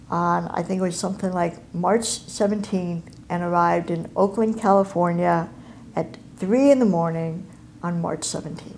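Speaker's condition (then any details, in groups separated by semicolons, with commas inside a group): Cleft palate and cleft lip; congenital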